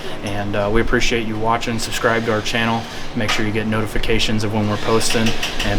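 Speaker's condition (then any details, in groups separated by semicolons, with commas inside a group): No condition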